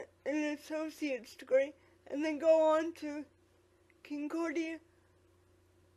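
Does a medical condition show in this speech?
Yes: quadriplegic cerebral palsy.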